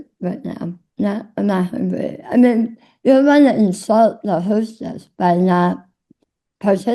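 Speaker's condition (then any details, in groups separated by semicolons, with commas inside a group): Tongue cancer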